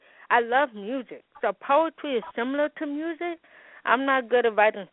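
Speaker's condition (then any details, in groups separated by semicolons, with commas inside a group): Hearing loss with speech impediment; congenital hearing loss, hearing aids since 15 months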